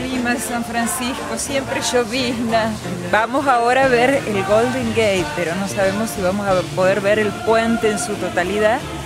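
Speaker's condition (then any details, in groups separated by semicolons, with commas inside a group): No condition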